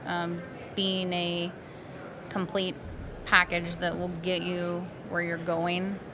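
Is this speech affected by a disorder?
No.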